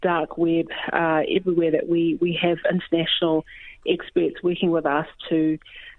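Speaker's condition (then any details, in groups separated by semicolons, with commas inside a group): No condition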